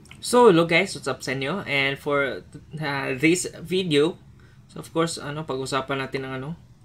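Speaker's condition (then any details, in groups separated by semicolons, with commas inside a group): No condition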